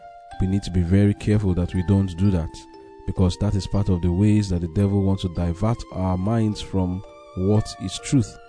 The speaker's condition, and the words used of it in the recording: None; typical speech.